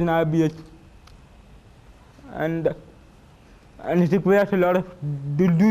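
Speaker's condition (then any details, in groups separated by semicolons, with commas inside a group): Cerebral palsy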